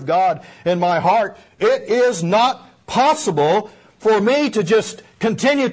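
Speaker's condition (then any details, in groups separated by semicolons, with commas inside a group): No condition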